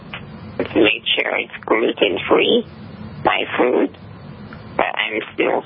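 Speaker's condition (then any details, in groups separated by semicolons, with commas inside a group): Muscular dystrophy; progressive muscle weakness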